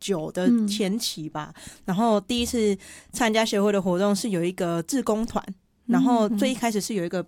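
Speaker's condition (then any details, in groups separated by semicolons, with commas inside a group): Hearing impairment; uses hearing aids, feels unsafe and unable to hear with aids removed; clear articulation per host, self-reports sometimes slightly unclear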